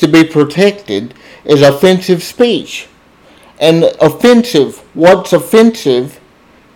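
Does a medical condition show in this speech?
Yes: cerebral palsy, spastic diplegia.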